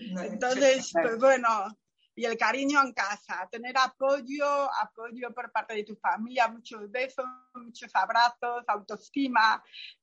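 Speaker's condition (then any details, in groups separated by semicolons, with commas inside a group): Profound bilateral hearing loss, post-meningitis profound bilateral sensorineural hearing loss; flat audiogram, hears nothing without implant, other ear unusable, second implant planned at Sierga, masks hinder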